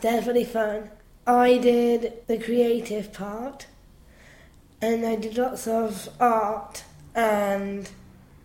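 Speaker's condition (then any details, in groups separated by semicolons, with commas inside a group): Down syndrome; down syndrome since birth, slow learning, held back a year at primary school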